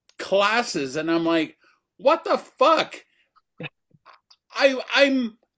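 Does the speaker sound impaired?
Yes: aphasia; apraxia after stroke following rewiring surgery on one of two brain aneurysms, 6-week hospitalization; after full-time rehab at CNS, speech pathology with Salisa, custom voiceover class, expression much improved; earlier could not talk, trouble reading aloud, word-finding difficulty with apraxia.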